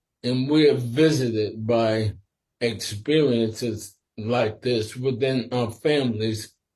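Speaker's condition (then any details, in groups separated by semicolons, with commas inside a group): Sporadic ALS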